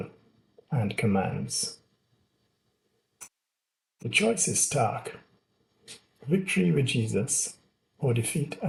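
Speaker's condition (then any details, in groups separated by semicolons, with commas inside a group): No condition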